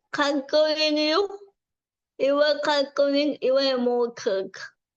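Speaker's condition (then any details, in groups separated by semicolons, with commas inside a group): Cerebral palsy; from birth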